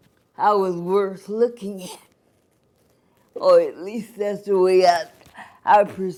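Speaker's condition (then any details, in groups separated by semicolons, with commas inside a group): Cerebral palsy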